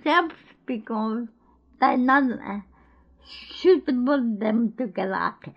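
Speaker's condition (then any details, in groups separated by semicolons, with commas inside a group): Cerebral palsy; born in Greece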